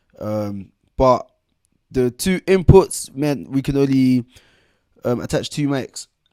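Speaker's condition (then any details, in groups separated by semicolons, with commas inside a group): No condition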